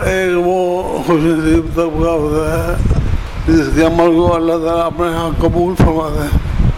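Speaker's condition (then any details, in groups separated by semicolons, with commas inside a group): Difficulty speaking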